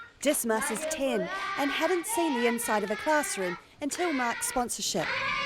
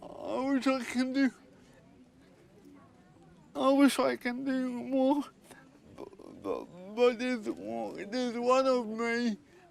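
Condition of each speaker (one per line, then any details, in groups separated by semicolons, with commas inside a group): No condition
Cerebral palsy; from birth, spasticity; high needs, 24-hour care, movements effortful and draining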